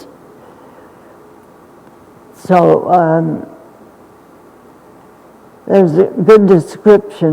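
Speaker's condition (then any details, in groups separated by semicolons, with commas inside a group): Essential tremor; more than half of life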